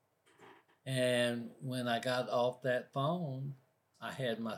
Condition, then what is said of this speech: Aphasia. And I don't know why I've been able to learn to talk again.